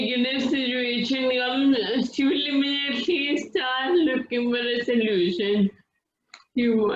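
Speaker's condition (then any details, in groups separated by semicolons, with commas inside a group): Friedreich's ataxia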